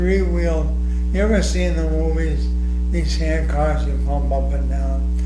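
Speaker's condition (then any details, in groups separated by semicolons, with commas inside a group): ALS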